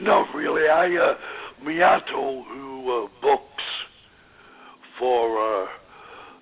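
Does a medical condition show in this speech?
Yes: voice box damage after neck operation; may be hard to understand.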